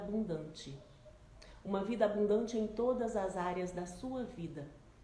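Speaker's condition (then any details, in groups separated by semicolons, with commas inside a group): No condition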